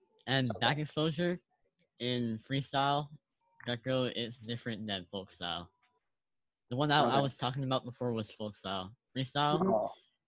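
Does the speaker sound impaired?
Yes: cleft lip; unilateral cleft lip, one side only, milder than others, 18 surgeries so far, really bad underbite; bone graft still pending as earlier graft too small, jaw surgery planned to shift jaw back.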